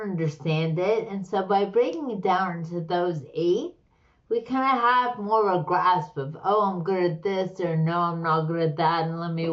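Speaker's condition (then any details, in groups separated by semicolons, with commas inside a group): Slurred speech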